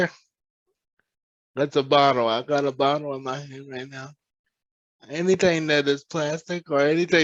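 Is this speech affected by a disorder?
Yes: cerebral palsy; present from birth.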